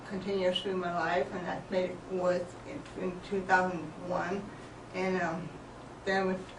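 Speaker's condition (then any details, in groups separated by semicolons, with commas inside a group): Multiple sclerosis; balance problems; tried different medications, changes in mental clarity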